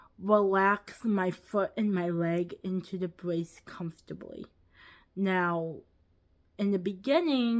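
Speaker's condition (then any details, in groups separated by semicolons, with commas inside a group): Cerebral palsy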